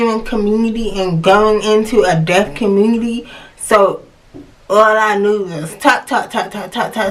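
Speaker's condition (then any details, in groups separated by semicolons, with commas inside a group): Cerebral palsy; hard of hearing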